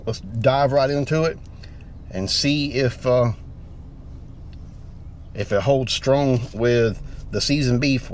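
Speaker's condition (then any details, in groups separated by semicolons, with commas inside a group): No condition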